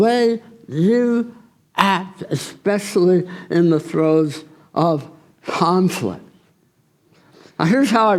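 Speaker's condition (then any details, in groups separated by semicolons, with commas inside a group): Tongue cancer surgery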